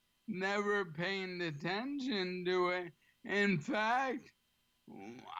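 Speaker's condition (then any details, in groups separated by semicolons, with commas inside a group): ALS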